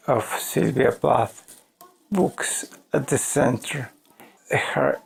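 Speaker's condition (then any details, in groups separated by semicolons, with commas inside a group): ALS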